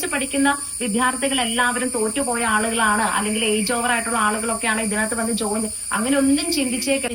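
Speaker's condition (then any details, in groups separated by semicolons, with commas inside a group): No condition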